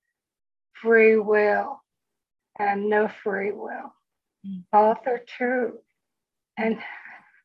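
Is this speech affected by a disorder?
Yes: speech impediment; speech impediment after stroke; possibly a bit slower than before, needs extra time to speak.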